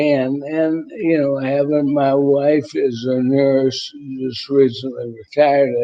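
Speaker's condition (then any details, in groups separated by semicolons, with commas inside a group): ALS; voice tires, needs rest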